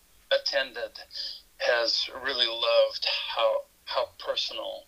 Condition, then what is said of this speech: Stuttering. Like, I'm pretty fluent even in this conversation, but there are times where I can hardly get two